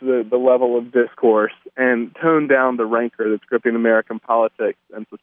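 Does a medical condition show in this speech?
No.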